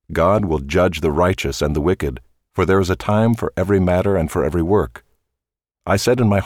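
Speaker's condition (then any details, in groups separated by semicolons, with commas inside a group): No condition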